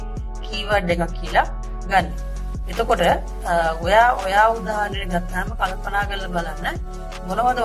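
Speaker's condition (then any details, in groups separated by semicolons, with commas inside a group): No condition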